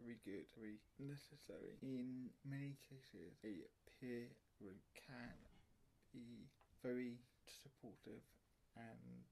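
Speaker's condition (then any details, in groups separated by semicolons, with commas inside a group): Cerebral palsy, mild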